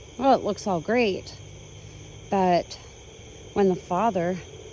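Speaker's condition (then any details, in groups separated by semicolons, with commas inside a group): No condition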